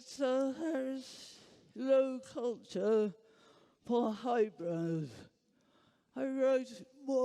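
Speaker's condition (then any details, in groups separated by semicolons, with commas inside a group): Huntington's disease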